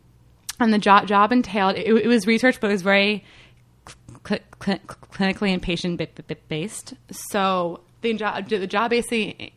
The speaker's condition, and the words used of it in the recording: Stuttering. Because when I advertised, I didn't even stutter to him when he first heard me advertise.